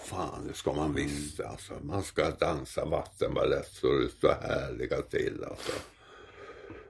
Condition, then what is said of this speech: Tongue cancer surgery. Eh, jag har halv tunga eh, efter en cancer, säger jag.